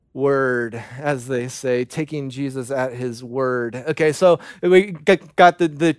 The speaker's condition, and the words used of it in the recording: Stuttering. I still have a speech impediment.